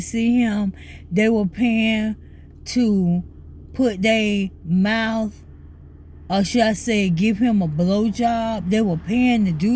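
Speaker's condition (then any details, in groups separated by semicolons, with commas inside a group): ALS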